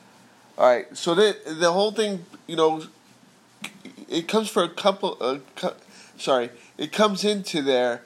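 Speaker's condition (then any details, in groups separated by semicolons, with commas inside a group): Aphasia after stroke; aphasia caused by stroke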